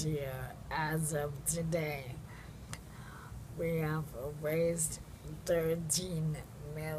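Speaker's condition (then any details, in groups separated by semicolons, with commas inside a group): ALS; about two years since onset, lost walking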